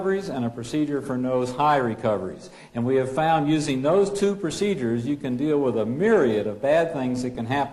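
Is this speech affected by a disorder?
No.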